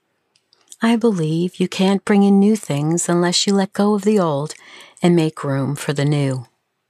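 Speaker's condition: No condition

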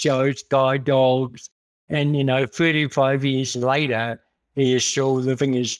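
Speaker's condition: Cerebral palsy; congenital

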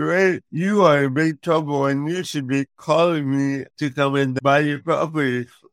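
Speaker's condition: Cerebral palsy; congenital, affects speech, motor skills and muscle movement

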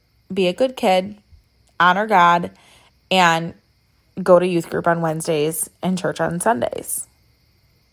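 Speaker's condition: No condition

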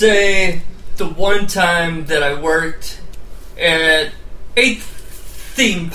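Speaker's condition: Stutter; persistent stutter, said not to go away; long block on a word, someone suggested a different voice, tries game show host voice; prolonged sounds, blocks

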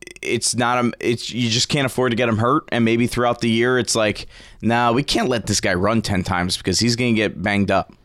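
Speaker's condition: No condition

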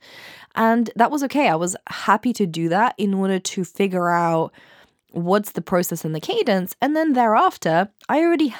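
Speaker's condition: No condition

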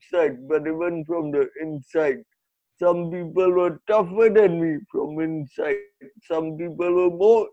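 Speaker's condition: Cerebral palsy; from birth, breech delivery, ordered c-section not done, head stuck about 90 seconds, given 24 hours to live; turning 27, learned public speaking through Toastmasters; hyperreactive body when nervous on stage, strong shaking, spasms, abnormal breathing, fear of public speaking

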